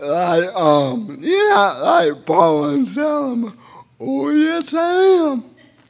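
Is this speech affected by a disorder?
Yes: cerebral palsy; involuntary hand movements; speech a little unclear, a little difficult.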